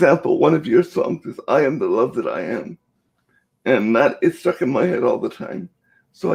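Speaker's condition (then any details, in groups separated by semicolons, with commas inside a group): Cerebral palsy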